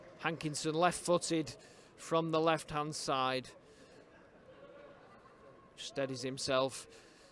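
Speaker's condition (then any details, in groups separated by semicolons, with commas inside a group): No condition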